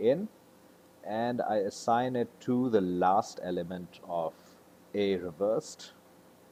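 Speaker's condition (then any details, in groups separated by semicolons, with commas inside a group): No condition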